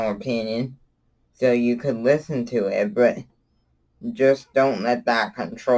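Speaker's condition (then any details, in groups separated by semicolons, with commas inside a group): Cerebral palsy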